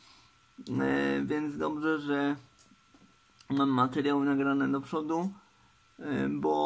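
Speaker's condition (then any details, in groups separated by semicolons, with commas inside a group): Cerebral palsy; uses wheelchair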